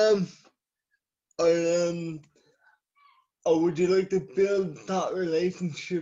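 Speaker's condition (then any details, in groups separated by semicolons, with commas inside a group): Cerebral palsy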